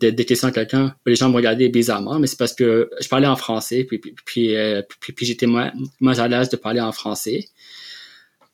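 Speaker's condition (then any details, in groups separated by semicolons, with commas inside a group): Stuttering; speech therapy in Quebec for 5 to 7 months; blocks, repetitions, stutters more when stressed or anxious, blocks on Zoom, barely able to answer; repeated sounds, repeated words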